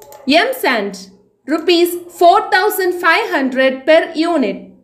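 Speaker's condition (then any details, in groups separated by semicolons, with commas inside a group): No condition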